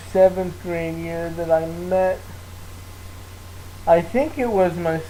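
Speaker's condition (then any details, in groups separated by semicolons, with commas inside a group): Cerebral palsy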